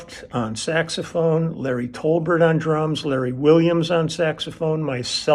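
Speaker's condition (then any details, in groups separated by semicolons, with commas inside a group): No condition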